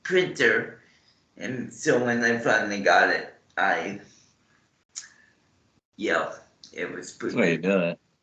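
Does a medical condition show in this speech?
Yes: cerebral palsy; morning medication.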